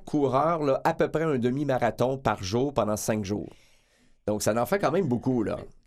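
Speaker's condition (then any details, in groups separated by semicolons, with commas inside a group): No condition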